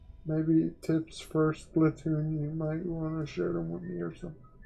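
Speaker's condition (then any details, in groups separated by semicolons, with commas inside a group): Quadriplegic cerebral palsy; uses one hand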